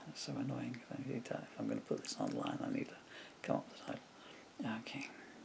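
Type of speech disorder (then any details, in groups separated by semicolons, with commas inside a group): Bulbar dysarthria; progressive bulbar palsy (MND)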